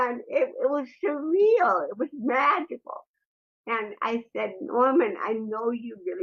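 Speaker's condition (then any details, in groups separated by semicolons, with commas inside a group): Cerebral palsy; deaf, neck surgery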